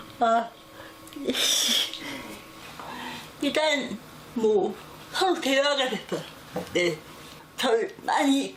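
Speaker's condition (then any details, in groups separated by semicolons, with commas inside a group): Cerebral palsy; affects hands, awkward movements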